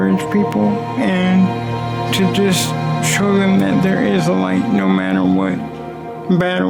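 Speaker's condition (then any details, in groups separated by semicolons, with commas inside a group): Cerebral palsy; affects limb and muscle movement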